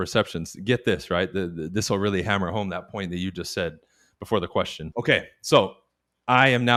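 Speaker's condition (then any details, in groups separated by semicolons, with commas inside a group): No condition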